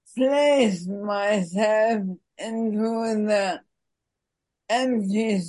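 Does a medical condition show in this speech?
Yes: worsening speech; speech worsening over past 2 to 3 months; speech aggravated, symptoms feel dense, host repeats her words back for listeners.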